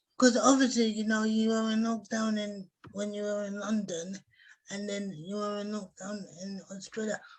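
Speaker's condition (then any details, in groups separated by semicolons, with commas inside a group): Cerebral palsy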